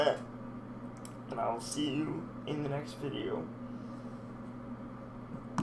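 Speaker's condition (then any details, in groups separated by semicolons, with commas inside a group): Cerebral palsy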